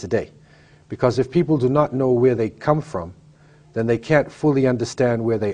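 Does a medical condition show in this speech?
No.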